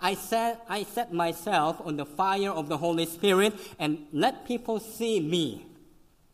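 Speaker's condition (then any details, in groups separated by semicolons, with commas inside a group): Cleft lip and palate, severe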